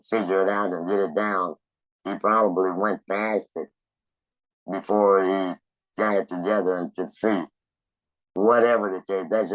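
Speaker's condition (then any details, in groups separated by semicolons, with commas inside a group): Laryngectomy; laryngectomy for cancer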